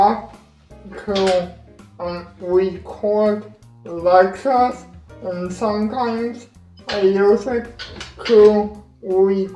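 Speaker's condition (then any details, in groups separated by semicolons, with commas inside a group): Cerebral palsy; wheelchair user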